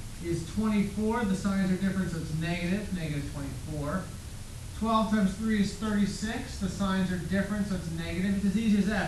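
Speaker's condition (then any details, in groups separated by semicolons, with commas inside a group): No condition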